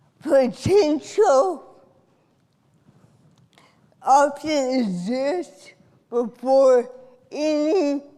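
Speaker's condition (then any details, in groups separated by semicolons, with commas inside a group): Cerebral palsy; from birth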